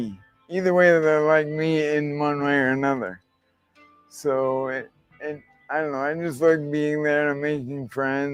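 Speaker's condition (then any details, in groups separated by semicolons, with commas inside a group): Traumatic brain injury; hit head despite helmet, immediate coma; injury about 10 years ago, still recovering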